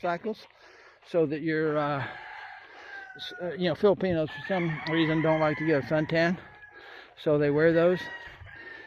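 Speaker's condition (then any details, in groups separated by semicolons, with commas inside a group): No condition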